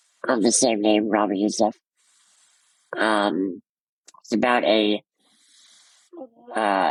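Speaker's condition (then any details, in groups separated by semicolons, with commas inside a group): Muscular dystrophy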